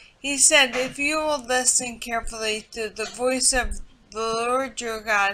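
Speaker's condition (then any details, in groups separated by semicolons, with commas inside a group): Multiple sclerosis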